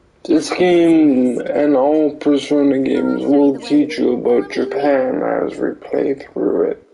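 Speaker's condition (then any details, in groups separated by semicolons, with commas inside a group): Cerebral palsy; limbs affected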